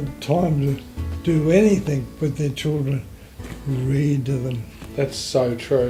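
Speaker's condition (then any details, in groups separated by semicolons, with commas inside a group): Motor neurone disease; voice audibly affected, breathing affected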